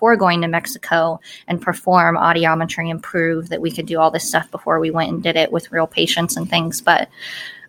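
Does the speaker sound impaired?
Yes: cleft palate.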